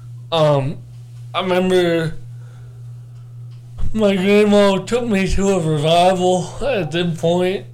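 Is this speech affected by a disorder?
Yes: cerebral palsy; born not breathing.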